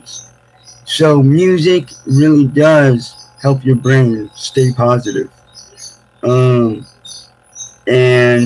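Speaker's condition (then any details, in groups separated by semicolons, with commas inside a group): Cerebral palsy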